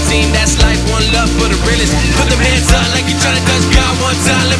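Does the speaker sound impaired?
No.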